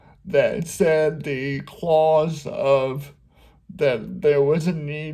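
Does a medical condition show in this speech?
Yes: cerebral palsy; speaks slower at times.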